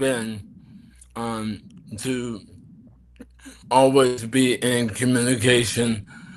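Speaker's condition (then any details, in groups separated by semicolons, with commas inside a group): ALS; throat muscles affected, speech slowed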